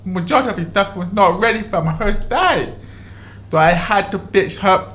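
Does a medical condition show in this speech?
Yes: deafness, deaf in one ear from birth, other ear from age 18; born deaf in one ear; has speech, had speech therapy.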